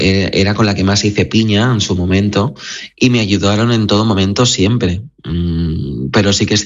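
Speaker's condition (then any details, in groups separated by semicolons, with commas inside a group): No condition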